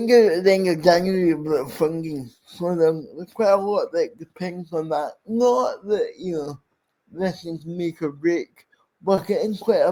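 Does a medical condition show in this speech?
Yes: cerebral palsy; speech impairment.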